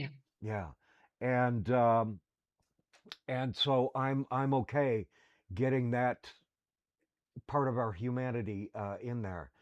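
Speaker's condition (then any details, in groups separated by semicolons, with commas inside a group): No condition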